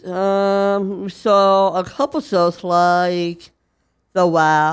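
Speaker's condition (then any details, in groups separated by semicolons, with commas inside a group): Down syndrome; age 40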